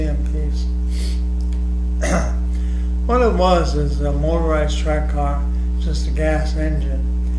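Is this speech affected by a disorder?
Yes: ALS.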